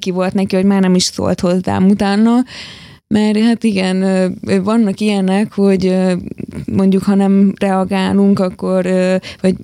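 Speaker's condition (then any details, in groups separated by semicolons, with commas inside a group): Hearing loss, hard of hearing, hearing aids; likely from birth, detected at age five, first hearing aid at five; quiet child, started speaking late, recited nursery rhymes poorly in kindergarten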